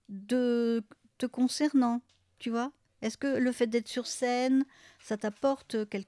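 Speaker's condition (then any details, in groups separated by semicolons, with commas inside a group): No condition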